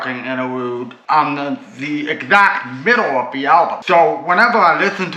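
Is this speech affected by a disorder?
Yes: cerebral palsy.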